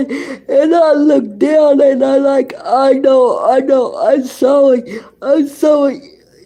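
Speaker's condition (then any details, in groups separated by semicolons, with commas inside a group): Cerebral palsy; present from birth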